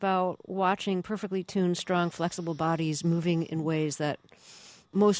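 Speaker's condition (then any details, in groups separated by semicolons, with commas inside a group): No condition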